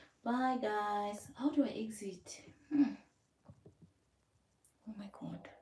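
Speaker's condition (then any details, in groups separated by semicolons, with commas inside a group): No condition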